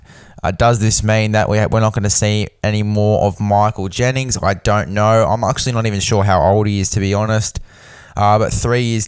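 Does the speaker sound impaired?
No.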